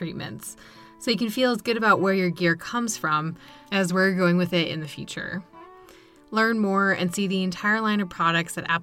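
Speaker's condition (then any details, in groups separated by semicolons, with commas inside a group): No condition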